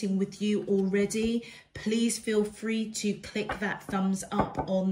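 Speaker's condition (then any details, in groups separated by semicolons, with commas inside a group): No condition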